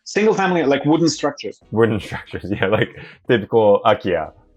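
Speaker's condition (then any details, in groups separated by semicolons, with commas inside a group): No condition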